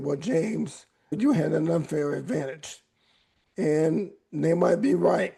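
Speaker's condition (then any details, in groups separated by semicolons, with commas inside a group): ALS; voice raspy at times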